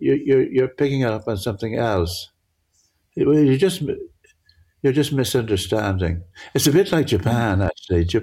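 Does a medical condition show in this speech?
Yes: Parkinson's; altered visual perception.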